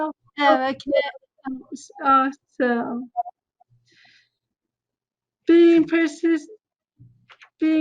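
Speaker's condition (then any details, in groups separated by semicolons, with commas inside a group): Cerebral palsy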